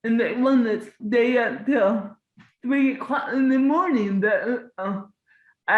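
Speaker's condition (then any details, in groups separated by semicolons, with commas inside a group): Cerebral palsy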